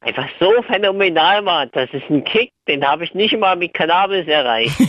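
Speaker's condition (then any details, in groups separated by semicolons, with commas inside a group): Cleft lip and palate; jaw and palate, visible facial difference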